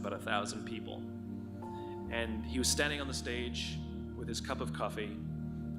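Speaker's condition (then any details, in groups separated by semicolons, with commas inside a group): No condition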